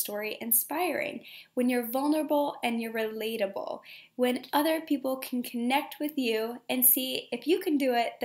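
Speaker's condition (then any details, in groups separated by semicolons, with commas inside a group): No condition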